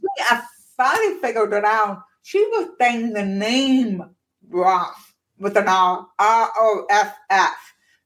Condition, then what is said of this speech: Deafness. As soon as I start speaking, I can see that teeny little change, like, oh, they're realizing something, and they start treating me like a kid, or start speaking slow, or get awkward.